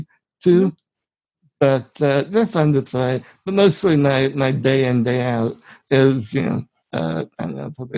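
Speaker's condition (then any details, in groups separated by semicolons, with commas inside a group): Spinal muscular atrophy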